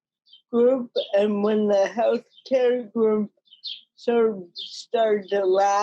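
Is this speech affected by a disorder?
Yes: cerebral palsy; mild.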